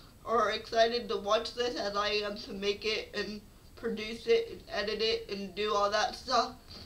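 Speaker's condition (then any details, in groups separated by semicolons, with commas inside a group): Cerebral palsy; affects speech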